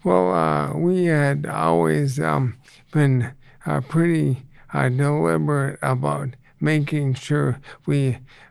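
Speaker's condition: ALS; reduced ability to get around

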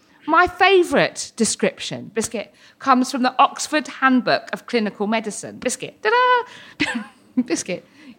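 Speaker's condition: Tourette syndrome; tics since childhood, diagnosed in 20s, uncontrollable noises and movements, obscene tics, uses wheelchair; hedgehog, cats, obscene tics like fuck a sheep, episodes of lost speech control

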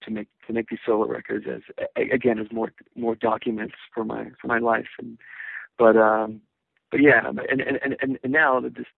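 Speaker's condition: Stuttering; self-reported ongoing stuttering problem; stutters during recorded interview, feels not making sense; repeated sounds, repeated words

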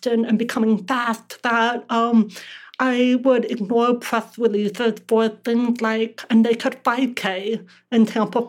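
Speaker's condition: Deafness; relies on lip reading

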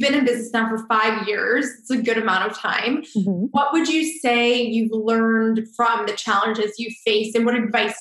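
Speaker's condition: No condition

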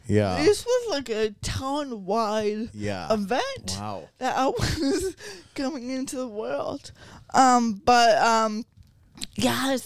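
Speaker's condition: Cerebral palsy

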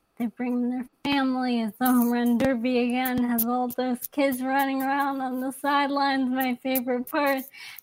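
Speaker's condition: ALS; young onset, young woman living with ALS

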